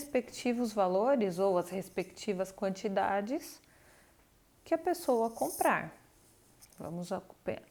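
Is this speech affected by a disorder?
No.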